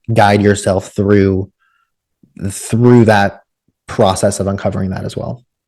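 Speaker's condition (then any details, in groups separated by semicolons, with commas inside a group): No condition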